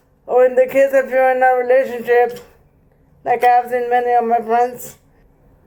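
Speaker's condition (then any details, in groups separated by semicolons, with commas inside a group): Cerebral palsy; present from birth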